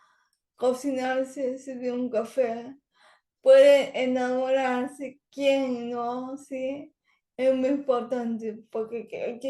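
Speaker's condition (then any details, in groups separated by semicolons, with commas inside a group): Cerebral palsy; language areas of brain affected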